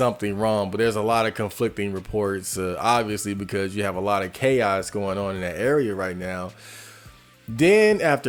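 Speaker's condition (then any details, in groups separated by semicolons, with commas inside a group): No condition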